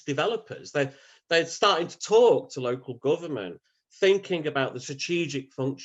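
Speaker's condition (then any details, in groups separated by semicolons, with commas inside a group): No condition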